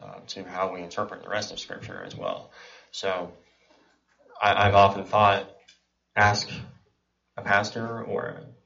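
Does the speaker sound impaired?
Yes: cleft palate and cleft lip; congenital cleft palate and cleft lip, present from birth in Kuwait.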